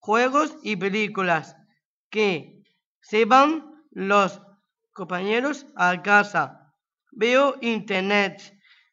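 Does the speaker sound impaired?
Yes: Down syndrome; age 20.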